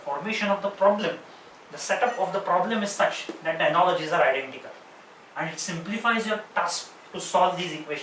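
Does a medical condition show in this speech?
No.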